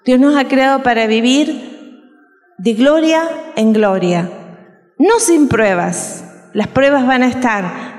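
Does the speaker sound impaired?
No.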